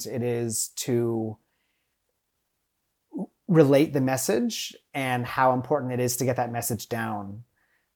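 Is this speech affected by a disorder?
Yes: stuttering; since childhood, once severe, could not answer phone, varies, teacher voice from Tokyo teaching controls it; no stuttering in commanding projecting teacher voice, frequent stuttering in normal voice, harder with few listeners; here blocks.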